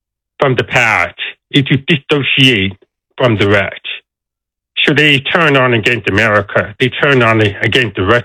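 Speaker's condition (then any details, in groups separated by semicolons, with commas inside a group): Deafness; deaf accent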